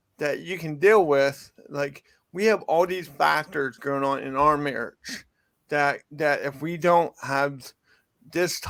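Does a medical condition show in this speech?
Yes: cerebral palsy; from birth.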